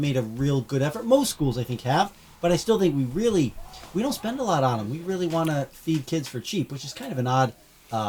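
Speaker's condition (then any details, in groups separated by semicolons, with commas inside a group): No condition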